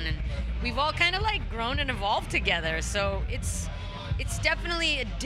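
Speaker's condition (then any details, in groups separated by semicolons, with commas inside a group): No condition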